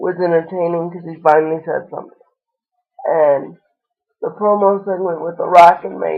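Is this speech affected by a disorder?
Yes: cerebral palsy; wheelchair bound.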